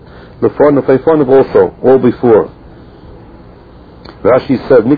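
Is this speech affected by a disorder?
No.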